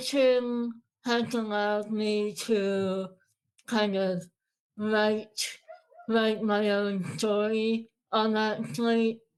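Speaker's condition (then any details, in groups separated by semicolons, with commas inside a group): Moebius syndrome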